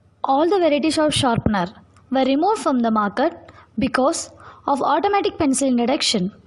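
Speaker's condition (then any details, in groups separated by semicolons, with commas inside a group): No condition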